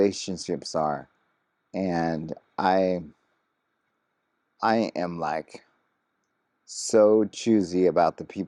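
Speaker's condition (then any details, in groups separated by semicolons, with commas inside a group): ALS; progressing; very hard to talk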